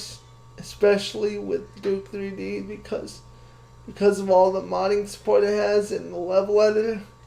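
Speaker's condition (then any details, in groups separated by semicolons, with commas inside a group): Cerebral palsy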